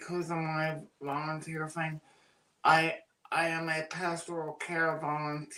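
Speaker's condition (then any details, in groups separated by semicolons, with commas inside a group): Cerebral palsy; oxygen loss at birth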